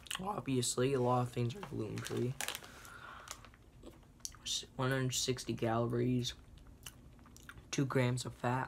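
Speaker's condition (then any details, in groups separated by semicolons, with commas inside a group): No condition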